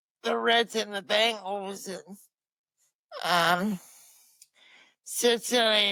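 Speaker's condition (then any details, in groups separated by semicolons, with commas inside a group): Cerebral palsy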